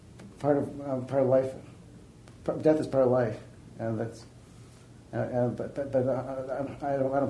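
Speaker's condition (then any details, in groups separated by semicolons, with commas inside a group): Parkinson's disease; long-standing, wife Angela as care partner; on medication, mornings hard when medication not working, struggles getting out of bed, opening bottles; frequent word and phrase repetitions, many fillers, restarted phrases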